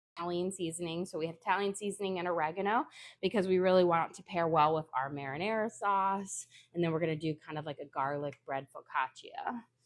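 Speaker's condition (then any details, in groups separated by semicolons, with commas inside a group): No condition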